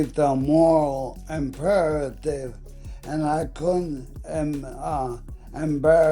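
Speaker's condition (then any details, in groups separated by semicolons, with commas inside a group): ALS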